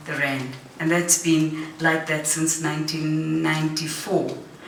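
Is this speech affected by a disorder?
No.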